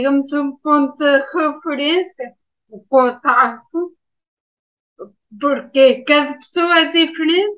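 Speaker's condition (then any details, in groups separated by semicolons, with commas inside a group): Ataxia after brain injury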